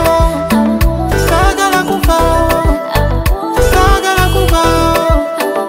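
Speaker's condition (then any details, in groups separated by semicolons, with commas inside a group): No condition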